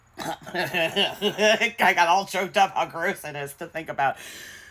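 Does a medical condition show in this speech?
No.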